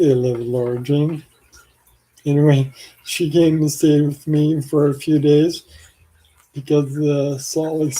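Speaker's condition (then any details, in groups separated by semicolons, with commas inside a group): ALS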